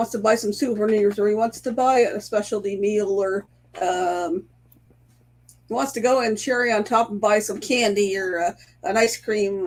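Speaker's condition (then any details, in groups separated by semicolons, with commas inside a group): No condition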